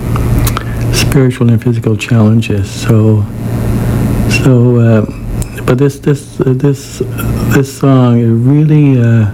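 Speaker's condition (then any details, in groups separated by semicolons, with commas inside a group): Stuttering; severe stutter in adolescence, decades of struggle, blocks on words, masked stuttering through camouflage; DJ who stutters on CHMR 93.5, works with class 3 and 4 fluency targets; struggles to say own name, gentle onset, full breath, reduced air pressure targets; repeated words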